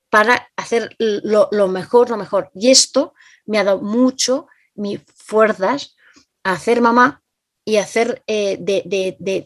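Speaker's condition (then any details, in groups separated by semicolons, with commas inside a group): Aphasia after stroke; aphasia caused by stroke, hearing intact; cannot speak well, compares self to tourist at home, cannot write, reading affected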